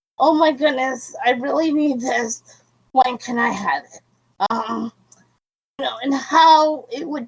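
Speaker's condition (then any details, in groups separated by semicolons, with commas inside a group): Cerebral palsy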